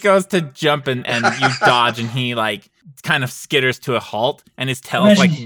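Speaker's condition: No condition

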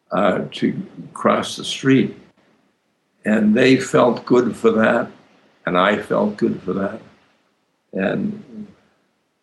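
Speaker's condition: Aphasia after stroke; long silences

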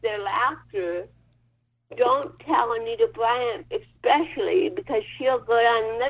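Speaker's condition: Cerebral palsy; spinal cord surgery last summer

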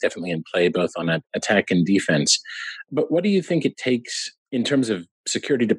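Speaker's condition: No condition

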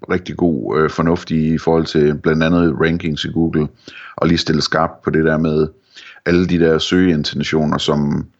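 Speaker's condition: No condition

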